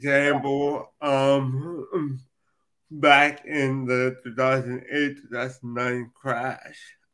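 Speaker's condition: Cerebral palsy; from birth

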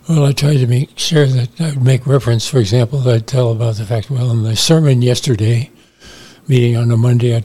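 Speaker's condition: Parkinson's disease; on medication

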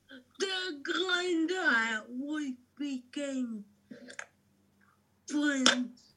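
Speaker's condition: Cerebral palsy; wheelchair user

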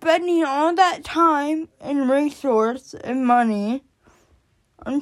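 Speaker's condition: Cerebral palsy; onset before birth

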